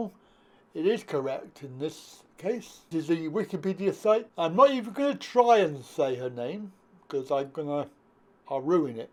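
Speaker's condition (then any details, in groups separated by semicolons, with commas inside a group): Cerebral palsy; back surgery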